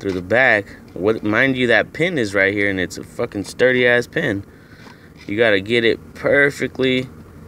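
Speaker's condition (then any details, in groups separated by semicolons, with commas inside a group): No condition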